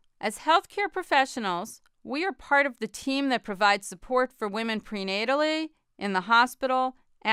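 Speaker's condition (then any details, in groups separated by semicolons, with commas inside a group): No condition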